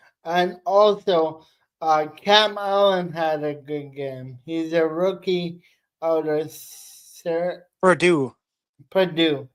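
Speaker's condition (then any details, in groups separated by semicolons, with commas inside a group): Cerebral palsy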